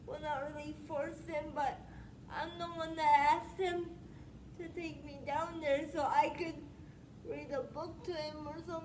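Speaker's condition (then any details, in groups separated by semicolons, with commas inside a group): Spastic quadriplegic cerebral palsy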